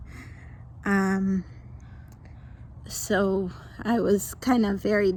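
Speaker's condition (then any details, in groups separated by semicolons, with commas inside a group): Mild cerebral palsy; mild, can walk and talk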